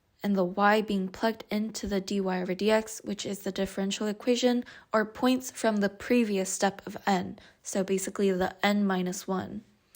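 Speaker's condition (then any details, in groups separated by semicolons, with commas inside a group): No condition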